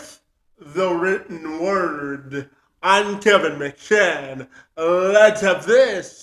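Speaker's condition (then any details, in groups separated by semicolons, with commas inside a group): Cerebral palsy; present from birth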